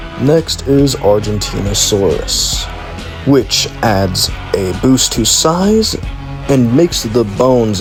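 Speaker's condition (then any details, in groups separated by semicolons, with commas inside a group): No condition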